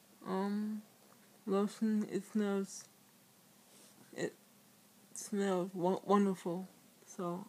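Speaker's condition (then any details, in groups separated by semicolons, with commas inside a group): Speech impairment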